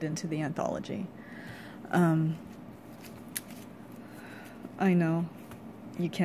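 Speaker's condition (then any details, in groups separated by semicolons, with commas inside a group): No condition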